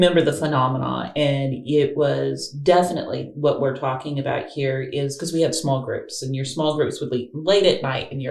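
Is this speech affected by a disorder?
No.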